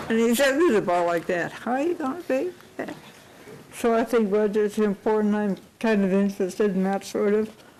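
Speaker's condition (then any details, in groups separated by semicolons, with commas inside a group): Cerebral palsy; unable to type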